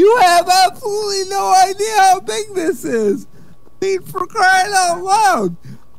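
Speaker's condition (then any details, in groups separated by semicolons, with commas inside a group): Cerebral palsy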